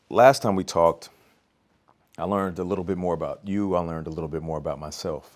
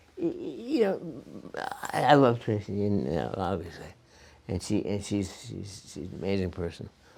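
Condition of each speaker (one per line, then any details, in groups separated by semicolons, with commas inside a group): No condition
Parkinson's disease; young onset, diagnosed at age 29; over three decades since diagnosis, age 62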